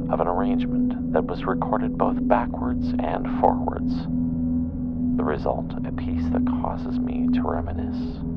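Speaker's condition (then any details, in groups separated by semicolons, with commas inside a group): No condition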